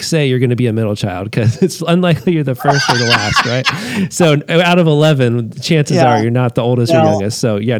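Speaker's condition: No condition

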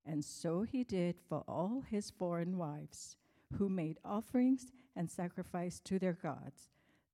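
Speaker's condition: No condition

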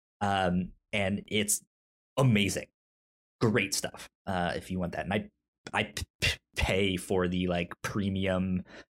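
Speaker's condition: Stutter; stutters while talking on podcast; stutter when talking, whole-word repetitions such as i i i; repeated sounds, repeated words

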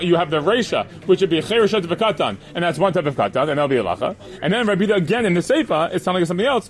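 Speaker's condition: No condition

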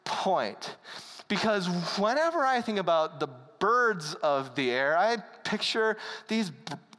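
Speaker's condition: Speech impediment; stutter present from birth, unchanged despite repeated healing prayers ages 5 to 13; gets caught up on words when speaking, listeners sometimes finish sentences; prolonged sounds

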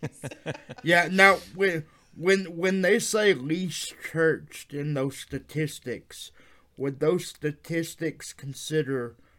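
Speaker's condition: Cerebral palsy; wheelchair user

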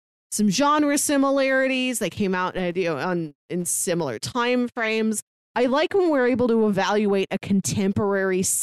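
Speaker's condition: No condition

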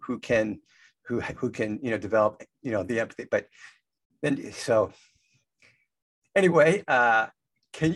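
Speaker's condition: Stuttering; age 60; repeated sounds, repeated words

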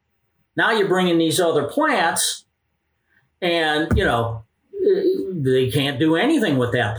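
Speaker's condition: No condition

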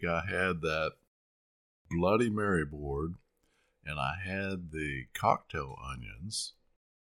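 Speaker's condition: No condition

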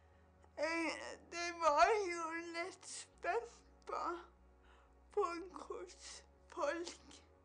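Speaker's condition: Cerebral palsy; onset at birth

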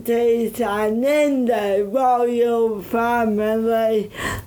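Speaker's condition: Cerebral palsy; affects speech and mobility

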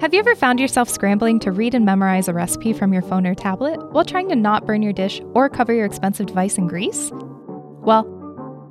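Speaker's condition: No condition

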